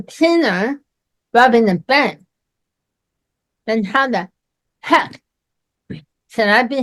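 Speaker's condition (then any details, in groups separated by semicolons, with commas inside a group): Myasthenia gravis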